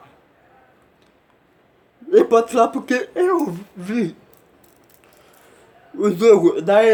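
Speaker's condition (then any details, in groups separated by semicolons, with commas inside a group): Cerebral palsy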